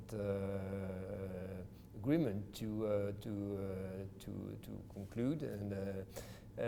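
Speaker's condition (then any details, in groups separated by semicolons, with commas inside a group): No condition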